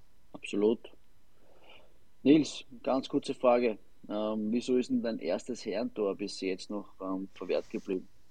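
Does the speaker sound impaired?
No.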